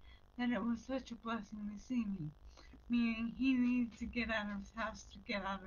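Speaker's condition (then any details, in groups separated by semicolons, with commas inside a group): Brain injury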